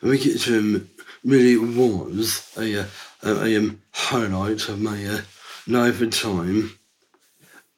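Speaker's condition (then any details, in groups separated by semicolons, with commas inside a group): Down syndrome; three copies of chromosome 21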